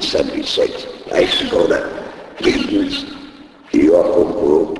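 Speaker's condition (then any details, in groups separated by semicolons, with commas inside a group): Laryngectomy; speaks using device in throat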